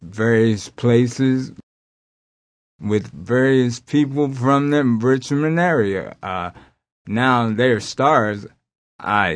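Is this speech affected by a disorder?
Yes: aphasia after strokes; aphasia caused by multiple strokes; attended speech services, singing suggested by doctor as therapy, aphasia persists but singing helps coping; stuttering after strokes, had to repeat everything, impediment not heard when singing, less noticeable.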